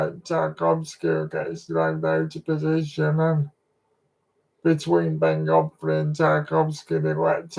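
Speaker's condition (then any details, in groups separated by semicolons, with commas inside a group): Cerebral palsy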